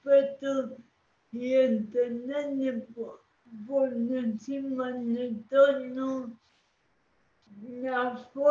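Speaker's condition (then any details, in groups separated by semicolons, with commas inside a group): Cerebral palsy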